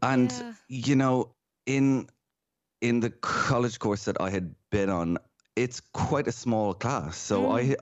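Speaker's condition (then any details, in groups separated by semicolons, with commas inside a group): Stammer; stammer since first speaking, overt open struggle then covert, worsened during journalism degree at DCU, childhood speech therapy with short-term gains; instructor on peer-led McGuire Programme Ireland, uses costal breathing technique; formerly avoided trigger words and situations, used tricks to seem fluent, fear-driven blocks; repeated words, blocks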